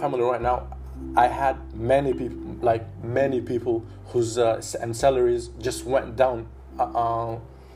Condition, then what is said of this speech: Stuttering. Yeah, I'm sorry if I'm stuttering a lot, because it's been a thing for